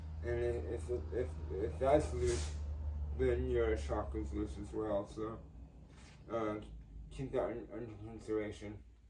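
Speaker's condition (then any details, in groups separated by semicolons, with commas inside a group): Cerebral palsy; tends to mess up words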